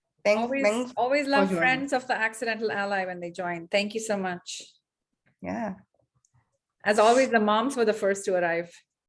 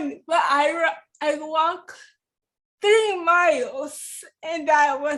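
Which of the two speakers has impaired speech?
The second: cerebral palsy; affects hand, hand tremor.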